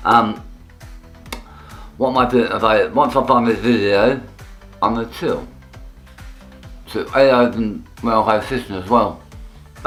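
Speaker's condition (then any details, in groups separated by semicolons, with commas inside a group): Tongue cancer; half tongue removed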